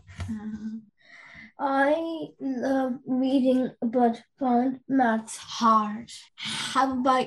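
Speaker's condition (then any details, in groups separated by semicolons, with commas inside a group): Down syndrome; age 12, attends special school, St. Augustine's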